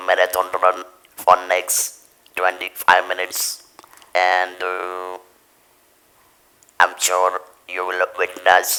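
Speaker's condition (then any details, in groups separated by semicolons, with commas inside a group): Laryngectomy (vocal cords removed) after stage IV vocal cord cancer; larynx removed for stage 4a voice fold cancer, neck dissection; breathlessness before diagnosis, lost speech, later regained speech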